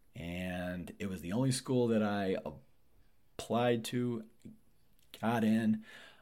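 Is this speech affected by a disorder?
Yes: stutter; stutter since birth, brain-to-mouth speech timing, incurable, noticed age 5, therapy age 5 through high school; ongoing stutter, fluency varies day to day, some bad days; still difficulty with hard l sounds, sometimes fluent, sometimes struggles to speak; here prolonged sounds.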